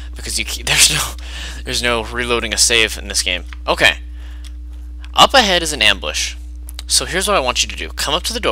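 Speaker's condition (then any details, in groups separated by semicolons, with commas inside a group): No condition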